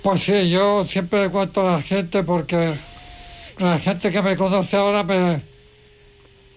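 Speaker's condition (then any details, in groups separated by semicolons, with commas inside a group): ELA (ALS); needs hoist to be put to bed, no longer drives or plays sport; needs help moving secretions and phlegm; voice described by host as impressive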